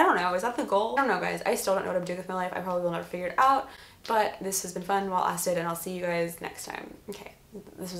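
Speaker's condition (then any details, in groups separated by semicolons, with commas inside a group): No condition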